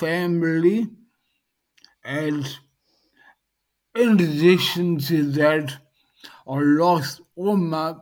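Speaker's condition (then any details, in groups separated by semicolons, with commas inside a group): Dysarthria post-stroke; speech highly affected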